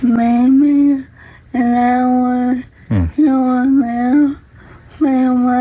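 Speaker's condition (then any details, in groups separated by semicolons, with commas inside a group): ALS; cause attributed to bacterial infection, treated; about 15 years since diagnosis, physical therapy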